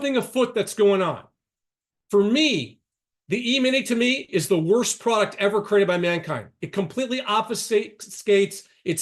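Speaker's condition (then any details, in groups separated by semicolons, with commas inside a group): No condition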